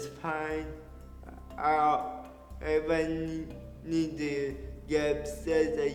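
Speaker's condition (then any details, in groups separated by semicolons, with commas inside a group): Cerebral palsy; diagnosed shortly after birth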